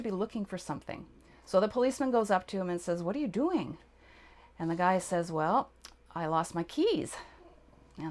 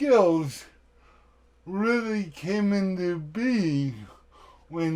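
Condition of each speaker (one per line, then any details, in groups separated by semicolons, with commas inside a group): No condition
Cerebral palsy; present from birth; years of speech therapy, often misunderstood, breath and articulation effortful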